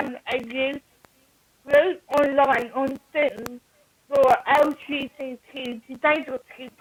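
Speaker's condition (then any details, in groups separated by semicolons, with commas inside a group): Cerebral palsy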